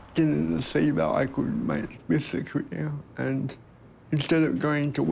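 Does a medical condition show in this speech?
Yes: cerebral palsy.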